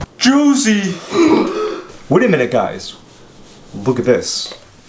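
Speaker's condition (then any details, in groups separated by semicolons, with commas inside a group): No condition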